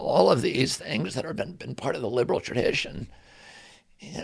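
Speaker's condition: Spasmodic dystonia; voice affected

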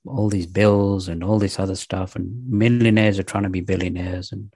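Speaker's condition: No condition

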